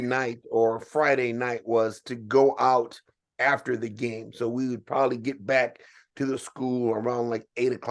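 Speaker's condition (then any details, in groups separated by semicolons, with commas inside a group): No condition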